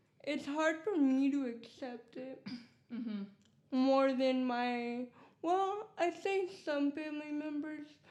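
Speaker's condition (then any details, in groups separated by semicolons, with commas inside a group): Cerebral palsy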